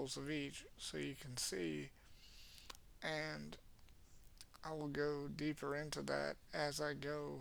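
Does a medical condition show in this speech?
Yes: cerebral palsy; has had speech therapy.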